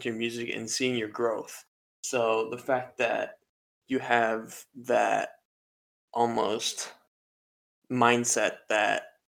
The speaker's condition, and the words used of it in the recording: Stuttering. I do have an occasional stutter and that kind of stuff,